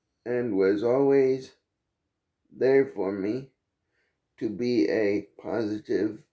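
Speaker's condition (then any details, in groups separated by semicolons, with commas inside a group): Cerebral palsy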